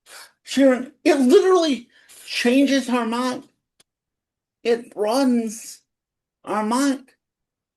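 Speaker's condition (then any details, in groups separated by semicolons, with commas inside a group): Cerebral palsy; spastic type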